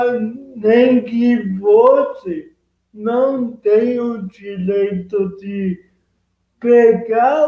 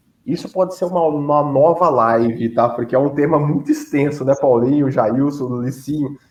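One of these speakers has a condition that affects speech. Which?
The first: cerebral palsy; present from birth.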